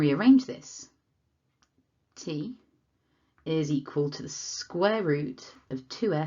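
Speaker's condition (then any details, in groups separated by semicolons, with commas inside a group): No condition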